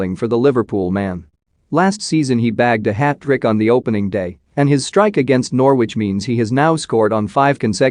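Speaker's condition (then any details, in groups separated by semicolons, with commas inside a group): No condition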